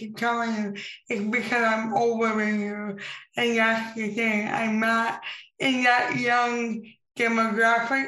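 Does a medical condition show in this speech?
Yes: impaired speech, cerebral palsy; older adult, formerly used walker, broke legs, now uses wheelchair; still able to speak.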